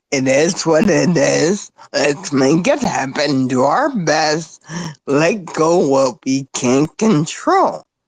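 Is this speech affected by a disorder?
Yes: spinocerebellar ataxia.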